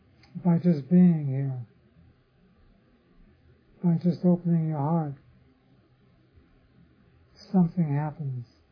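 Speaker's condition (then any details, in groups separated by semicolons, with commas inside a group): Parkinson's disease; others offer remedies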